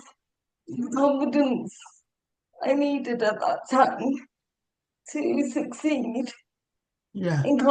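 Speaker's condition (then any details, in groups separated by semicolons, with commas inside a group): Cerebral palsy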